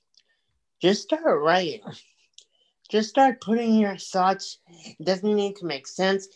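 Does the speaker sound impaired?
Yes: cerebral palsy; from birth.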